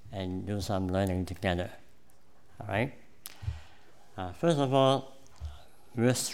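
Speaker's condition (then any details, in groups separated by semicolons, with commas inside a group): Cleft palate; congenital cleft palate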